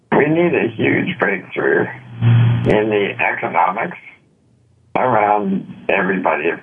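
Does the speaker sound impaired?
Yes: spinal muscular atrophy; complete quadriplegia from spinal muscular atrophy, personal assistance for bathing, toileting, transportation, formerly chronic care hospital.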